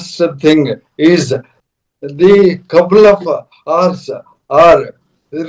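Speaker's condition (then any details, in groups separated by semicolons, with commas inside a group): ALS / motor neuron disease, severe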